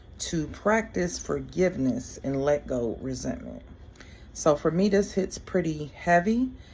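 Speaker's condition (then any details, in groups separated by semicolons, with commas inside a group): No condition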